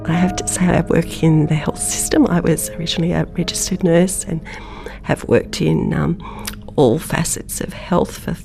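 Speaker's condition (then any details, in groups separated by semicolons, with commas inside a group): Spasmodic dysphonia; organic disorder of brain coordination systems, onset about 13 years ago, no nodules, diagnosed by speech pathologist; Botox injections every 3 to 4 months, sweet spot found in Botox treatment; words dropping out or cut off, tremulous unconfident voice, hard to speak over noise or groups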